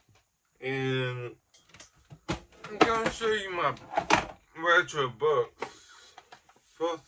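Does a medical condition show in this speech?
Yes: ataxic cerebral palsy.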